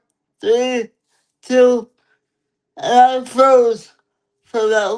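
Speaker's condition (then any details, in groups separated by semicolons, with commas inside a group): Cerebral palsy; lifelong; limited energy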